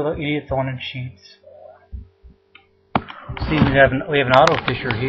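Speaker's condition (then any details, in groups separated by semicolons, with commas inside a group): No condition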